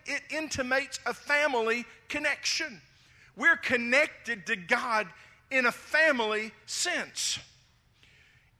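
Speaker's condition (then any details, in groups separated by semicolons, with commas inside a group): No condition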